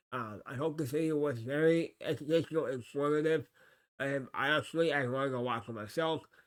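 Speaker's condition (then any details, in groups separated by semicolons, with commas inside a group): Cerebral palsy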